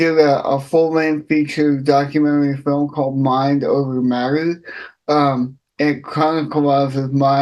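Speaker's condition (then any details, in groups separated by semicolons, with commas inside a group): Cerebral palsy; from birth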